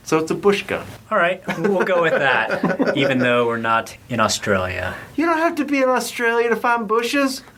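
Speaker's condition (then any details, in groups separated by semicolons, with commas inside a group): No condition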